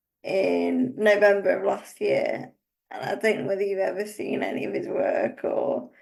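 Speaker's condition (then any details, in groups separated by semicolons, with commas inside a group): Cerebral palsy; uses wheelchair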